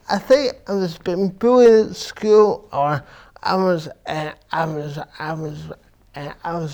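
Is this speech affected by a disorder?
Yes: cerebral palsy; affects verbal speech.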